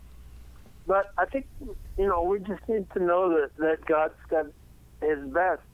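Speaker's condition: Cerebellar ataxia; degenerative, untreatable, not in wheelchair, no medicine due to drug hypersensitivity, recent lower back MRI, foot numbness, leg neuropathy pain

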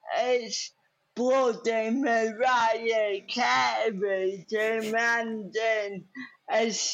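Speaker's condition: Cerebral palsy; no wheelchair use

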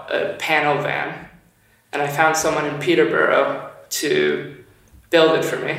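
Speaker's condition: No condition

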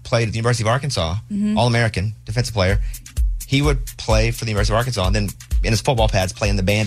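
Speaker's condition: No condition

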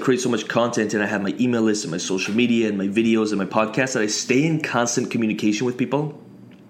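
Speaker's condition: No condition

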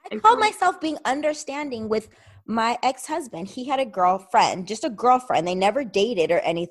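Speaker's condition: No condition

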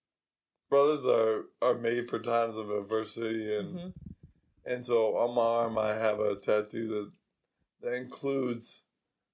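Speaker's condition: ALS

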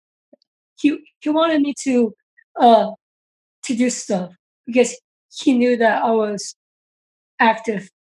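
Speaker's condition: Down syndrome; congenital

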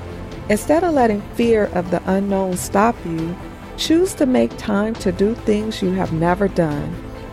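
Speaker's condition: No condition

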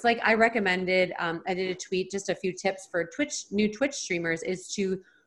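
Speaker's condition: No condition

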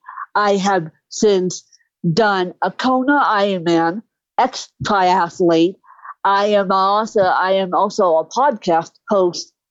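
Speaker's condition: Cerebral palsy; present from birth

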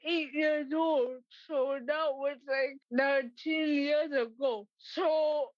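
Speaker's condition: Cerebral palsy; slow typing

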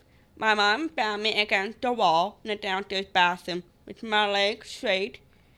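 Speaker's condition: Down syndrome; fears not being understood

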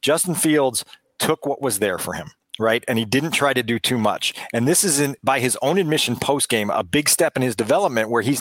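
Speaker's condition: No condition

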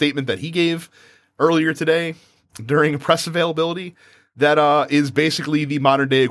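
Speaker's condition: No condition

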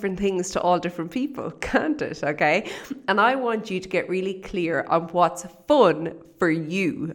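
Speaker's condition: No condition

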